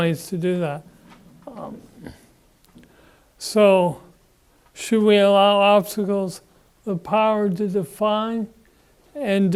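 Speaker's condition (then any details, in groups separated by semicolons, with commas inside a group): Parkinson's disease; young onset at 14, deep brain stimulation implant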